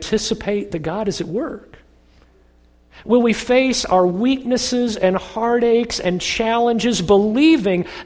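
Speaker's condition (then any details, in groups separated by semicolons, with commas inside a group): No condition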